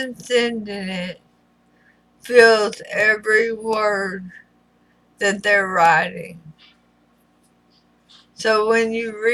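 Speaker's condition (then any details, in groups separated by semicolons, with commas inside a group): Throat cancer radiation damage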